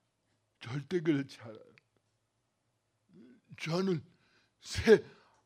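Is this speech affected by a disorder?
Yes: cerebral palsy; lifelong pain, body and bones twisted, bent body; cervical spine c2 to c7 damaged, two surgeries upcoming, not curative, may need reoperation, worsening.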